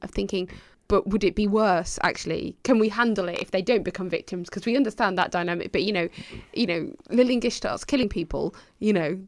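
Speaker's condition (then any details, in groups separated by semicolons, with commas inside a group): No condition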